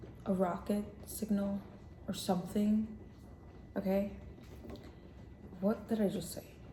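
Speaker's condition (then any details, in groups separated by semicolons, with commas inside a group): No condition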